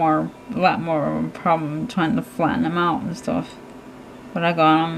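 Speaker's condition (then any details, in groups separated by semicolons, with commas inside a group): Cerebral palsy; hands affected, shaking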